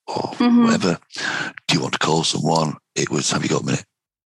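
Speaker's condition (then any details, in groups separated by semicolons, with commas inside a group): Vocal cord cancer, head and neck cancer, right vocal cord; breathing restricted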